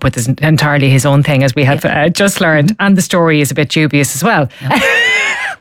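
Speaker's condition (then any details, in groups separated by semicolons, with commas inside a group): No condition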